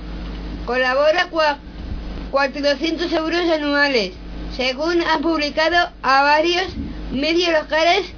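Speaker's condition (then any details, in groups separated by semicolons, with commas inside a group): Down syndrome; reads news item aloud on live radio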